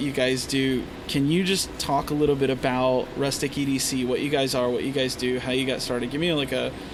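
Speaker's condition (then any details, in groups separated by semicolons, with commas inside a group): No condition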